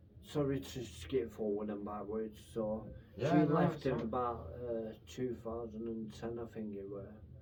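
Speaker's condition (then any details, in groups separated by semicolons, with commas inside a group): Brain infection with surgery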